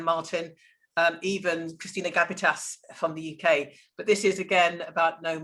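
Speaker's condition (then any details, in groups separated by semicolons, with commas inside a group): No condition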